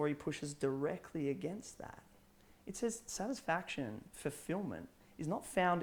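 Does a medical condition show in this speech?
No.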